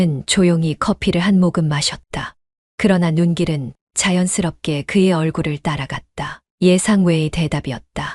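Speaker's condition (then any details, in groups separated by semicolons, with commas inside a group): No condition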